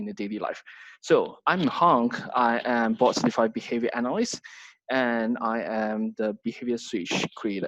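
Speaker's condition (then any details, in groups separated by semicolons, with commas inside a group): No condition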